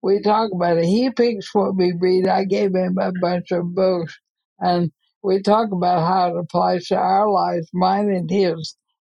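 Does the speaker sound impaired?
Yes: ALS; expects to die within couple of years.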